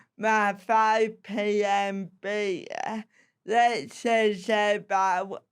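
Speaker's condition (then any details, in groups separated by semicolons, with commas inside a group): Cerebral palsy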